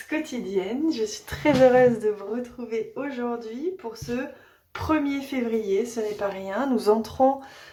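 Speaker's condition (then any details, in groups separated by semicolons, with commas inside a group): No condition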